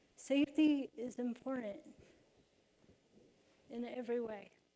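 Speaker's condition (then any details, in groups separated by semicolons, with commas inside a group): Cerebral palsy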